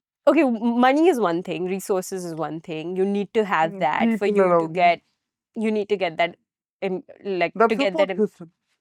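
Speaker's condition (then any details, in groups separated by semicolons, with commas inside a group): No condition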